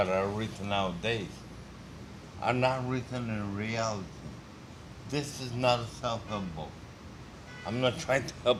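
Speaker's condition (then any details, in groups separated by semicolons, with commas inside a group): Multiple sclerosis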